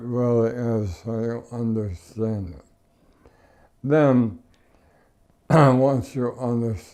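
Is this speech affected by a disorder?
Yes: ALS; tracheotomy, ventilator, wheelchair.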